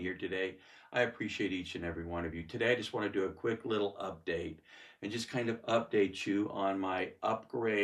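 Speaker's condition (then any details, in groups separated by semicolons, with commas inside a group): No condition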